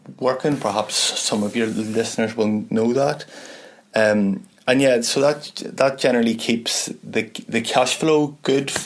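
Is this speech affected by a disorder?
Yes: stammer; stammer since at least school years; member of Maguire Programme for people who stammer, pushes self outside comfort zone; occasional stuttery delivery, long avoided public speaking; here repeated words, prolonged sounds.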